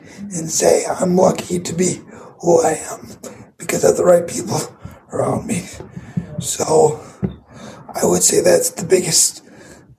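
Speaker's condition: Cerebral palsy; condition audible in voice

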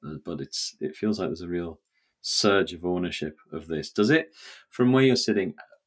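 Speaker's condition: No condition

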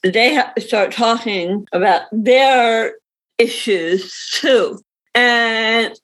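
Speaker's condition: Cerebral palsy; visible cerebral palsy

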